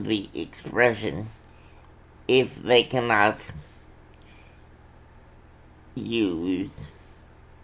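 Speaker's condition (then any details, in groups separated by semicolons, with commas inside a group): Cerebral palsy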